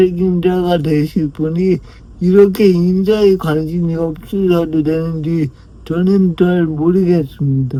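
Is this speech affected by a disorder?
Yes: brain lesion disability.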